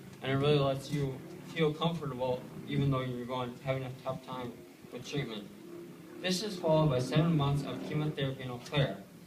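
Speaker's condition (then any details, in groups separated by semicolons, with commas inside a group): No condition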